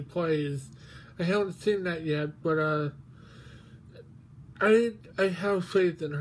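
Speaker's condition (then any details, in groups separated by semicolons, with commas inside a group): Mobius syndrome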